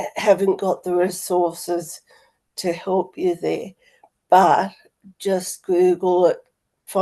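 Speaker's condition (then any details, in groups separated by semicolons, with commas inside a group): Motor neurone disease; PEG feeding tube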